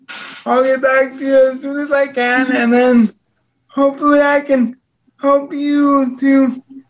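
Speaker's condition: Cerebral palsy; diagnosed age 2

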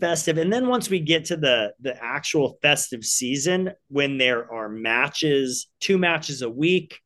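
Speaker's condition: No condition

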